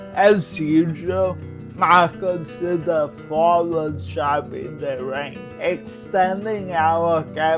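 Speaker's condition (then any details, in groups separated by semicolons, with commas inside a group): Cerebral palsy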